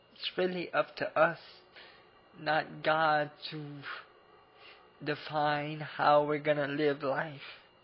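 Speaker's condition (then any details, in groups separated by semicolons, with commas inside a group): Cerebral palsy; birth brain injury, oxygen excess; abnormal voice, can barely talk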